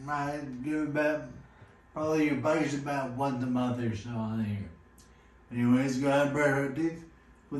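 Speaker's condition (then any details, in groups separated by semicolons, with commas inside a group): Friedreich's ataxia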